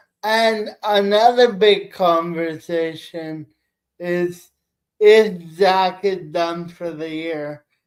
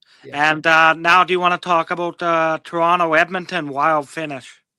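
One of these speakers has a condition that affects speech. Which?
The first: cerebral palsy; affects nearly every word, hard pronunciation, sometimes cannot speak.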